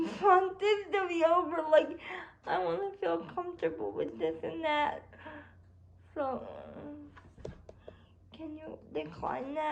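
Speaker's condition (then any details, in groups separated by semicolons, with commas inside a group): Cerebral palsy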